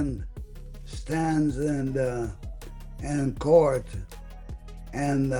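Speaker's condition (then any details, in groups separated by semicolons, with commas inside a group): ALS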